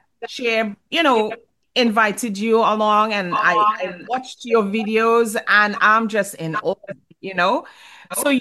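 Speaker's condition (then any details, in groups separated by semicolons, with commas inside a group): No condition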